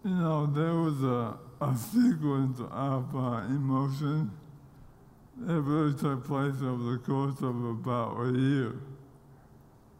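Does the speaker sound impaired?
Yes: ALS; losing ability to speak clearly, voice does not sound as expected.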